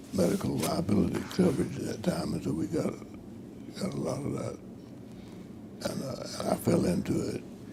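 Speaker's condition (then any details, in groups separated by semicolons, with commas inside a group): Parkinson's disease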